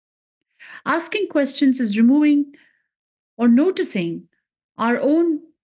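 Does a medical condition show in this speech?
No.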